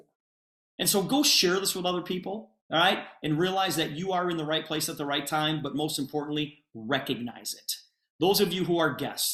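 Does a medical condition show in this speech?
No.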